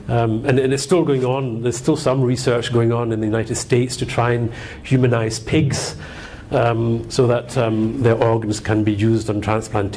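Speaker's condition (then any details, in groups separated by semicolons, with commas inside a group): No condition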